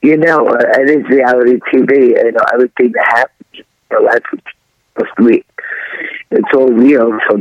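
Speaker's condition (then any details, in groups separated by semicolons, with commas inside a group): Throat cancer surgery; tumor found by throat specialist at Columbia Presbyterian, first thought strep throat, several surgeries; trouble swallowing and breathing before diagnosis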